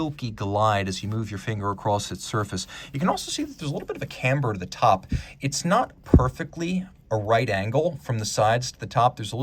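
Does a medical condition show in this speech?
No.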